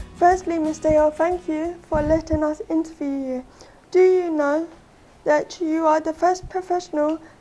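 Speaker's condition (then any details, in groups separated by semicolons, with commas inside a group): Cerebral palsy; several orthopaedic operations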